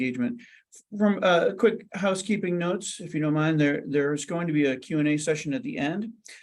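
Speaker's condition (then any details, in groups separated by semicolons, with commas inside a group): No condition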